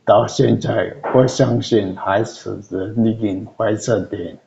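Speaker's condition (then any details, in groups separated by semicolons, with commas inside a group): Cerebellar atrophy; sudden onset; in rehabilitation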